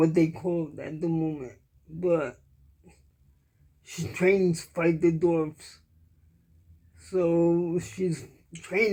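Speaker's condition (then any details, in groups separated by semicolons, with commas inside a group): Cerebral palsy; cannot walk, uses wheelchair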